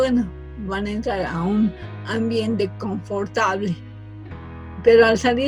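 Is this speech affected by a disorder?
Yes: cerebral palsy from birth.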